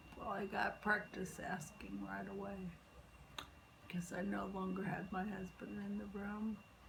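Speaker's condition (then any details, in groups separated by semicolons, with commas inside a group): Multiple sclerosis; legs and arms affected; wheelchair, cannot move legs or arms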